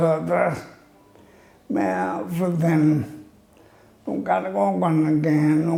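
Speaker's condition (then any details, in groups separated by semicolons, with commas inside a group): Amyotrophic lateral sclerosis (ela)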